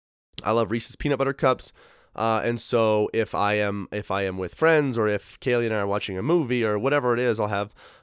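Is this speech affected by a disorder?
No.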